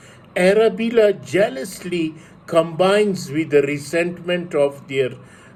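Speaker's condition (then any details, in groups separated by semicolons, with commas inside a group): No condition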